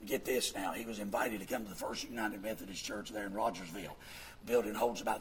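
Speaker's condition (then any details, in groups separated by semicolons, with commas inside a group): Vocal fold paralysis, bilateral; speaks with false vocal folds; voice worse than before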